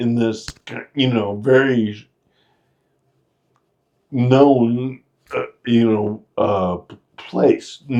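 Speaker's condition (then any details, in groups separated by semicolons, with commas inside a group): Friedreich's ataxia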